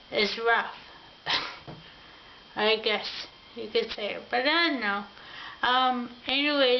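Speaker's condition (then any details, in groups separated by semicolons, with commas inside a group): Ataxia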